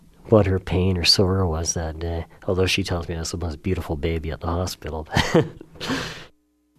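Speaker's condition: Cleft lip and palate, severe

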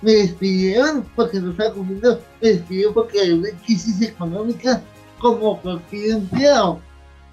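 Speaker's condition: Cerebral palsy; speech difficulty, noted as a hurdle for work as lecturer

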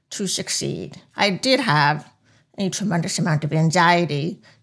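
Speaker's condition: Profound hearing loss; profound hearing loss since childhood, hearing aids worn since childhood; deaf accent, speech sounds like a perpetual cold, listeners may need repetition to understand

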